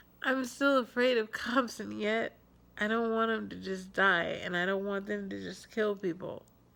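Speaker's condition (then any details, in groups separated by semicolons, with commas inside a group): Cerebral palsy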